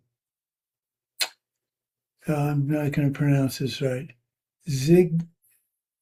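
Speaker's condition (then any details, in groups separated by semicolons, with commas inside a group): Parkinson's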